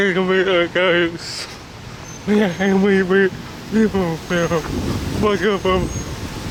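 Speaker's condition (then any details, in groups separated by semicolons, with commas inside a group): Cerebral palsy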